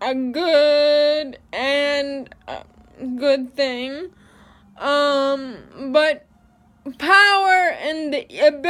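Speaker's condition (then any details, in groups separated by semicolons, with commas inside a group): Cerebral palsy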